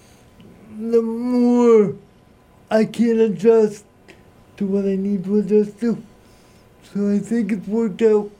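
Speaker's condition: Cerebral palsy

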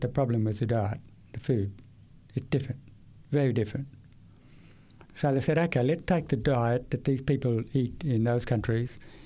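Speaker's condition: Profound deafness; profound deafness acquired at age 8 after language acquisition, not born deaf; speaks orally, language acquired before hearing loss

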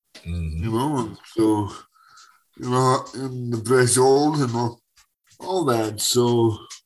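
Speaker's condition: Cerebral palsy, spastic

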